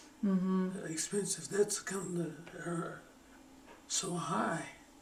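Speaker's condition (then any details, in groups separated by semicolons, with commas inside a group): Parkinson's; slowing down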